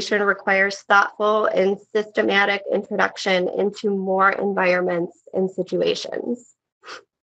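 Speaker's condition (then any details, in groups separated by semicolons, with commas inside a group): No condition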